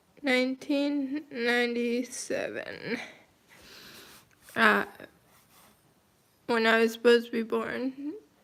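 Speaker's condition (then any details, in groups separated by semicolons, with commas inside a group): Cerebral palsy, mild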